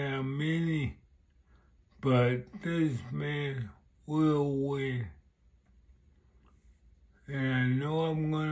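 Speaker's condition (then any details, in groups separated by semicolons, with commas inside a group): Multiple sclerosis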